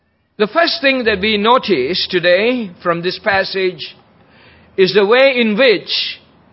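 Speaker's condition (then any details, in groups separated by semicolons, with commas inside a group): No condition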